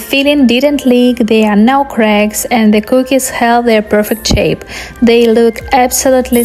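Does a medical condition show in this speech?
No.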